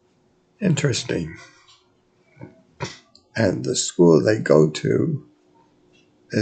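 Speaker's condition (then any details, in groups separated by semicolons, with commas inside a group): Multiple sclerosis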